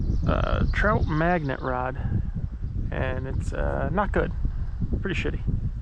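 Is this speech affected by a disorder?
No.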